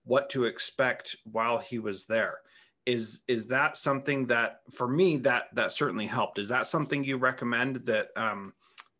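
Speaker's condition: No condition

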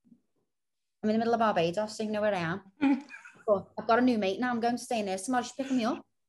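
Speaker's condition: No condition

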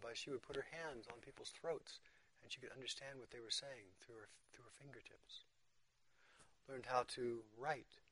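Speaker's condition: No condition

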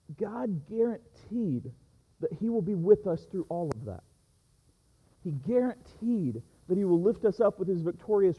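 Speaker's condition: No condition

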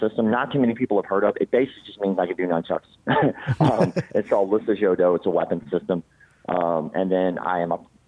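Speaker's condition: Cleft palate; congenital

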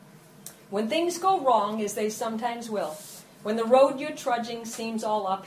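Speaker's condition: No condition

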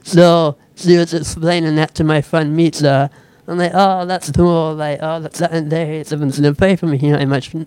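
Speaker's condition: Speech impediment; switched to typing instead

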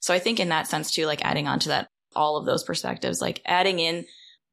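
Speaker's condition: No condition

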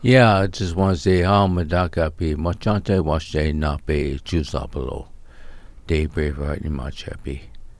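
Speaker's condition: ALS; onset year ago, slurred speech, limb and torso weakness, stroke ruled out, Mayo Clinic neurologist diagnosis; slightly slurred, talking getting harder, fears sounding mumbled, voice disrupts train of thought, expects voice loss

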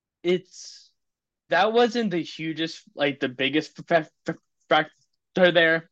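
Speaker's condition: Stuttering; lifelong stuttering, father also stutters; words sometimes take longer to come out, may look tense when getting stuck; repeated sounds

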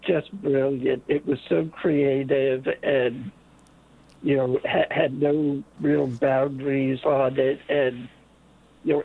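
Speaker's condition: Late-onset Pompe disease; infusion treatment, over 250 infusions, service dog Coppola from Canine Companions, physical activity limited

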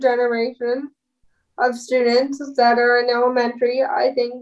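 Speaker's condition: Spastic cerebral palsy, spastic, with dystonia, all four limbs

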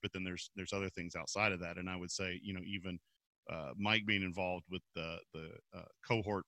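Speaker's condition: No condition

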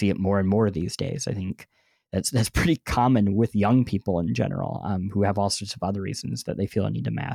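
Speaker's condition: Cleft lip and palate; 2-3 months recovery each

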